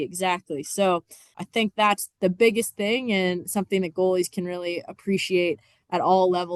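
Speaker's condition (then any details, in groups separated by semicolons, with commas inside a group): No condition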